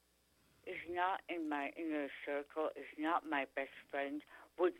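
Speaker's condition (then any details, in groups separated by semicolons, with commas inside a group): Tongue cancer; now speaks pretty clearly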